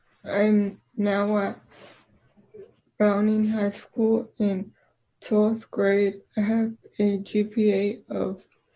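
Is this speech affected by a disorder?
Yes: cerebral palsy; childhood physical therapy.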